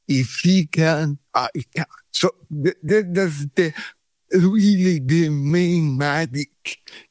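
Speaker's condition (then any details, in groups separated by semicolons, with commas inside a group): Cerebral palsy; cramp and pain free in Thailand, pain returns in Sweden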